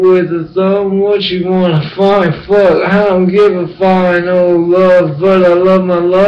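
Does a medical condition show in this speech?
Yes: brain injury; bicycle accident head injury.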